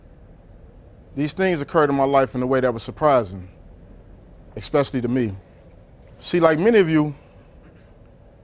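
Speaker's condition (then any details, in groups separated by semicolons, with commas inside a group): No condition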